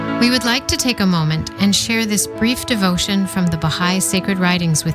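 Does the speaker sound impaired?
No.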